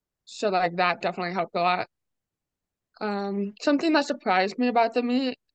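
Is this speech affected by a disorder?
Yes: deafness; deaf or hard of hearing, relies on starter hand signals and strobe start lights at meets.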